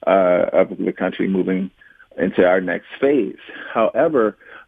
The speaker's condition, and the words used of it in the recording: None; typical speech.